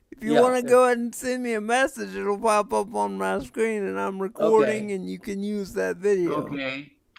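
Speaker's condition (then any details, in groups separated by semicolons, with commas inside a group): Cerebral palsy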